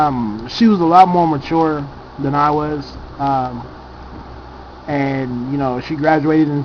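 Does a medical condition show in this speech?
No.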